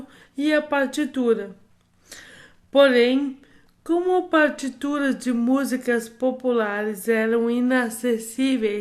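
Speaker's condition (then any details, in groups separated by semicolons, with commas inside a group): Amyotrophic lateral sclerosis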